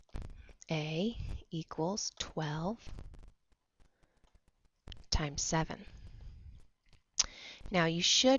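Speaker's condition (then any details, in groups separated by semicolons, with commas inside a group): No condition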